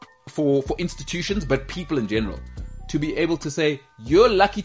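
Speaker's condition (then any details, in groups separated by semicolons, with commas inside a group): No condition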